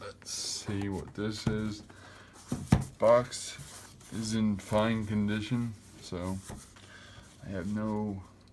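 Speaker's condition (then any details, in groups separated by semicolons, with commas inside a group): Cerebral palsy; affects gait and walking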